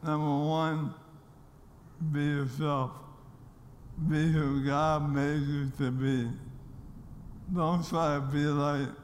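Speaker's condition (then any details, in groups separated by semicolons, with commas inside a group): ALS; losing ability to speak clearly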